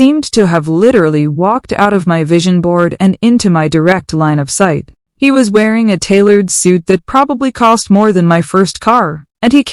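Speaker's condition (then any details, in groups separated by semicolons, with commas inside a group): No condition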